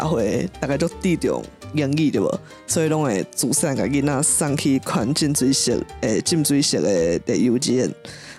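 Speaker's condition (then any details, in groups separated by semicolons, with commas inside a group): No condition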